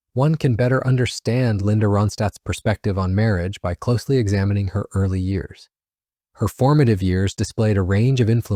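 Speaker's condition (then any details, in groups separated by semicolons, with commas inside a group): No condition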